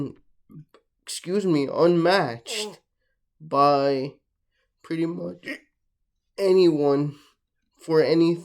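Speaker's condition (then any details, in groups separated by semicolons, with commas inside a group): Cerebral palsy, mixed, mild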